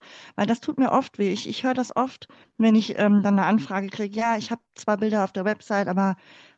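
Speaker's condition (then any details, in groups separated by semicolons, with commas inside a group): Cleft palate; congenital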